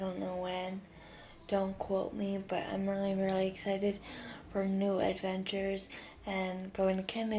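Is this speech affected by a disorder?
Yes: cerebral palsy.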